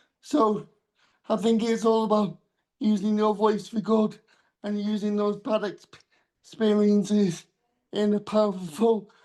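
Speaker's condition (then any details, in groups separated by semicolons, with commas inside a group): Cerebral palsy; diagnosed around 10 months old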